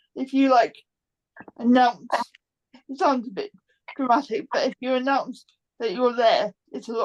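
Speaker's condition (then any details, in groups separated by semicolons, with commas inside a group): Cerebral palsy; complex form, present from birth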